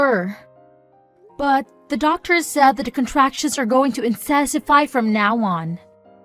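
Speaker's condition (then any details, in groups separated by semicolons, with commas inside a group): No condition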